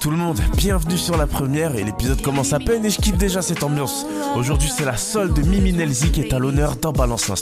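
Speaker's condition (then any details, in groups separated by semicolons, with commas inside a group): No condition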